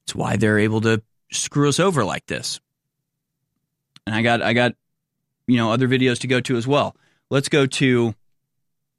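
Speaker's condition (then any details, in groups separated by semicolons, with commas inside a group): No condition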